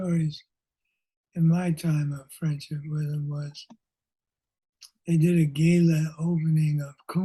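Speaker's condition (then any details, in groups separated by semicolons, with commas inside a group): Parkinson's disease; lost former character voice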